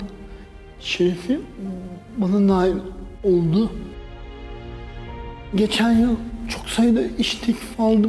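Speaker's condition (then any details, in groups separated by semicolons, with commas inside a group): Dystonic cerebral palsy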